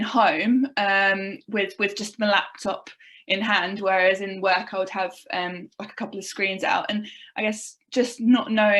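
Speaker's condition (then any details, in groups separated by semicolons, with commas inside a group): No condition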